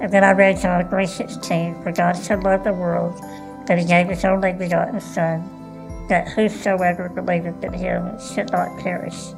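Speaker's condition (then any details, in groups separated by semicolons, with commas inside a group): Cleft lip and palate, Goldenhar syndrome; breathing tube after scoliosis surgery age 11, unable to talk then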